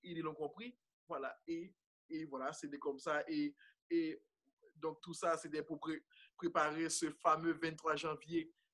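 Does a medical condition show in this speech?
Yes: stuttering; father also stuttered, realized own stutter gradually over time, remarks about elocution from others; stuttering during interview; whole-word repetitions, comme, stuttered moments left uncut in videos; here repeated sounds, repeated words.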